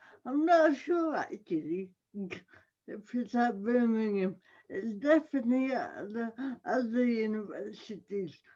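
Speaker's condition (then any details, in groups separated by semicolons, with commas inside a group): Cerebral palsy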